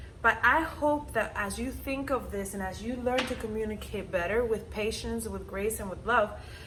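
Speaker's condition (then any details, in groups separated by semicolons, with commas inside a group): No condition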